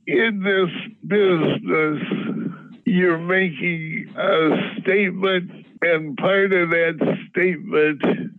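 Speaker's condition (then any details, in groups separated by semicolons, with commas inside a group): Parkinson's disease; preferred by tincture dropper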